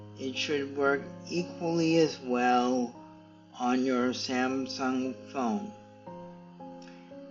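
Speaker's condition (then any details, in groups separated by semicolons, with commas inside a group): Cerebral palsy; stiff muscles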